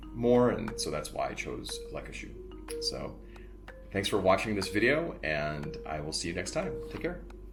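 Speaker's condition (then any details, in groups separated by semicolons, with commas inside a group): No condition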